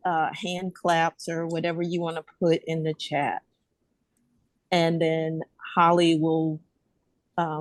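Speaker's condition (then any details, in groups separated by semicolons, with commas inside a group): No condition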